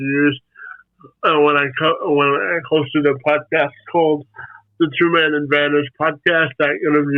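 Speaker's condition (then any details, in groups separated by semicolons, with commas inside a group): Spastic quadriplegic cerebral palsy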